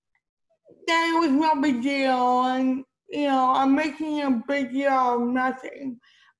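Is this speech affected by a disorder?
Yes: cerebral palsy; diagnosed at age 2, physical therapy, fall with injury after slipping on wet floor.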